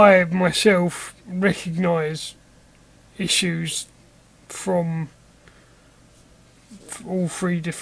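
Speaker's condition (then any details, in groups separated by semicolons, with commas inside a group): Cerebral palsy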